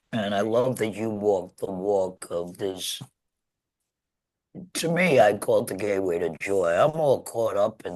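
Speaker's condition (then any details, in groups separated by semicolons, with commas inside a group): Laryngectomy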